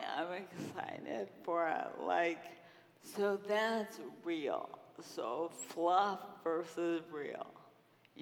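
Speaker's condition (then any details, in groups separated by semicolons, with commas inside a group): Friedreich's ataxia; progressive, wall-supported gait then wheelchair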